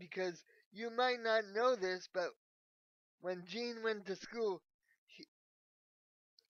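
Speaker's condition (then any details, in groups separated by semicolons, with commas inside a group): Cerebral palsy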